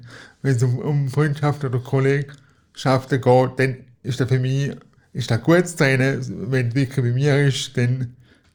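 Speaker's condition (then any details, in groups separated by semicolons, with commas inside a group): Cerebral palsy; physical not cognitive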